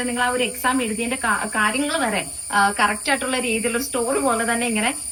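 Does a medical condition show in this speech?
No.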